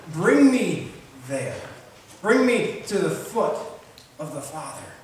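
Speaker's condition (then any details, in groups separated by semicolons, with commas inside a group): No condition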